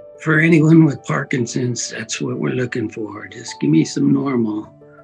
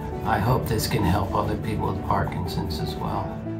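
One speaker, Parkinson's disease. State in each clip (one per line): 14 months after focused ultrasound thalamotomy
Before focused ultrasound thalamotomy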